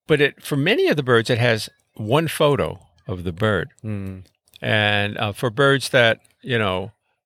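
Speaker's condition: No condition

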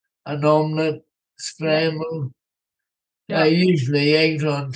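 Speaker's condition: Primary lateral sclerosis; voice and throat affected, short one or two word replies, voice needs rest and saving

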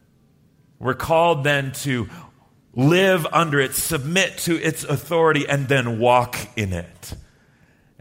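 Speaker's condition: No condition

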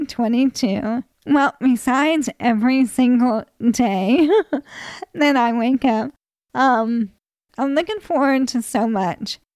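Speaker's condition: ALS; ventilator used all night during about 10 hours sleep

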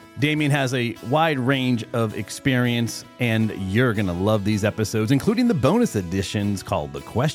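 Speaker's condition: No condition

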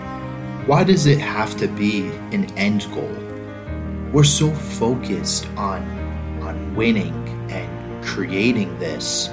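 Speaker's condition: No condition

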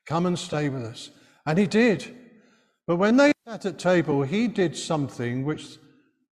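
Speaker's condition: No condition

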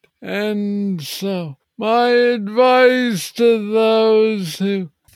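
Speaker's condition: Parkinson's disease; young onset

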